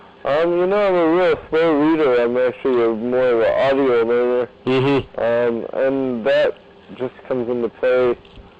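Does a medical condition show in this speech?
Yes: cerebral palsy.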